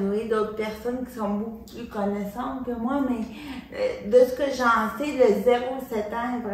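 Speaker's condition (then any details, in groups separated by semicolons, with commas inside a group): Cerebral palsy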